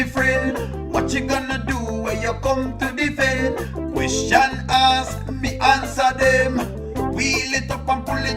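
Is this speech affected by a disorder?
No.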